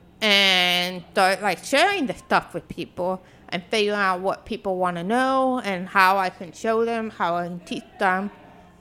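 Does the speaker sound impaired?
Yes: deafness; deaf since childhood, may not notice speech from behind.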